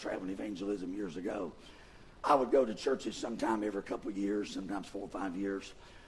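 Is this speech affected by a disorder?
Yes: vocal fold paralysis, bilateral; speaks with false vocal folds; voices with false folds.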